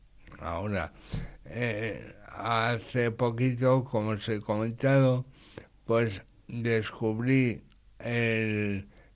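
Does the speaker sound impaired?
Yes: condition akin to cerebral palsy; acquired after age three, lasting sequelae from an event or accident.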